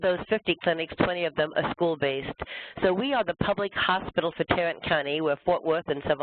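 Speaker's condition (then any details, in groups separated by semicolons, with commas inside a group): No condition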